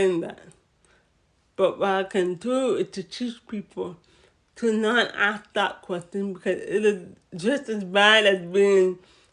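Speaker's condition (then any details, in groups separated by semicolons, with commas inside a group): Cerebral palsy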